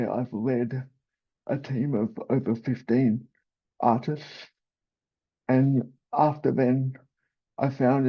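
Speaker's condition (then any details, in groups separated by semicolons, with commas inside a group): Cerebral palsy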